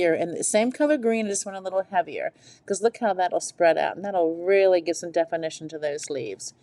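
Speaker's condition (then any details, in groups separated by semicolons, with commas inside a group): No condition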